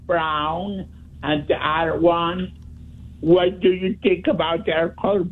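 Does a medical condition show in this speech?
Yes: speech impediment; wheelchair user.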